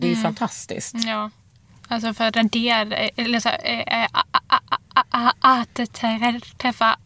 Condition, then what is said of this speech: Stuttering. Alltså du mm. kan liksom stanna kvar mycket längre i din stamning.